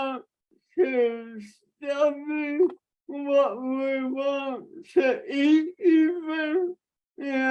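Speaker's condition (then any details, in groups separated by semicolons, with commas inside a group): Traumatic brain injury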